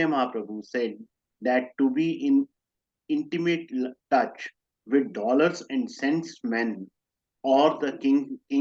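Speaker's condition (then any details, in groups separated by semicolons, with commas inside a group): No condition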